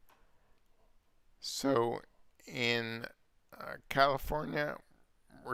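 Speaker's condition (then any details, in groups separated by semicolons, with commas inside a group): Multiple sclerosis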